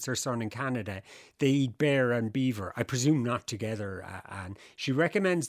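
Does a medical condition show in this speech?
No.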